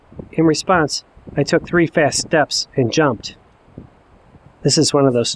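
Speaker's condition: No condition

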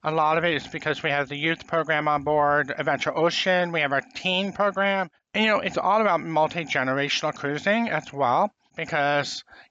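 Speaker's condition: Profound hearing loss, congenital

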